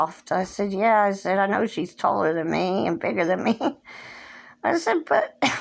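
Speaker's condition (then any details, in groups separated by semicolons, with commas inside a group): Cerebral palsy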